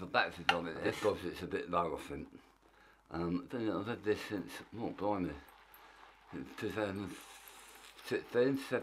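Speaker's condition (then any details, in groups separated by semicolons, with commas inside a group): Tongue cancer; half tongue removed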